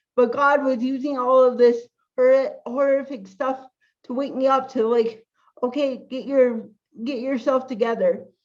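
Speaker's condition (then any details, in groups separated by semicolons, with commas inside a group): Cerebral palsy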